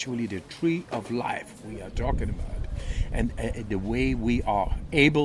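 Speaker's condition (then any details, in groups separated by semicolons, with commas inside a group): No condition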